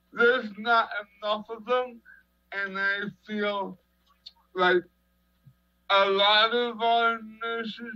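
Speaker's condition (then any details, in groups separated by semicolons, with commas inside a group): Cerebral palsy; 37 years, long-term care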